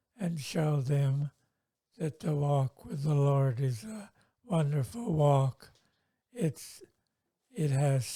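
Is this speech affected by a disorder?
Yes: multiple sclerosis.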